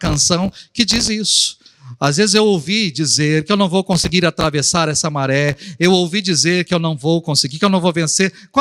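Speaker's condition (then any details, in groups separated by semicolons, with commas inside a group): No condition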